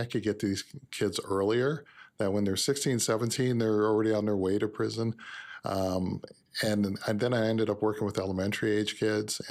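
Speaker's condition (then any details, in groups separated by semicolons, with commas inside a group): No condition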